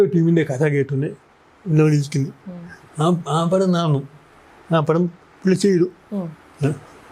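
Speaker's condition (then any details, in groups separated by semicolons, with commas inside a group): Cerebral palsy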